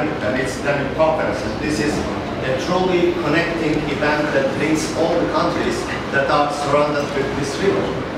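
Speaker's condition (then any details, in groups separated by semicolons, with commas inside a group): No condition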